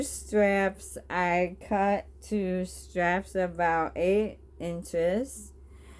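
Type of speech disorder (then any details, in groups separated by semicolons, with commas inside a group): Bulbar dysarthria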